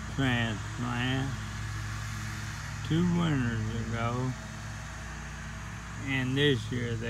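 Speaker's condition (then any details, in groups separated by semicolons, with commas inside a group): ALS; voice noticeably changed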